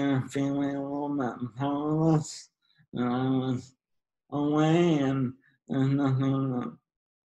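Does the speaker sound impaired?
Yes: ALS; diagnosed at 21, San Francisco ALS clinic, arm nerve issues, weak hands, trouble running, slow progressor; almost 13 years since diagnosis, wheelchair user, needs help showering, dressing and everyday tasks.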